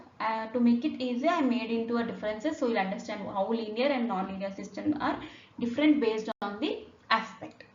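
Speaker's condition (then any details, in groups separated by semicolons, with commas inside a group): No condition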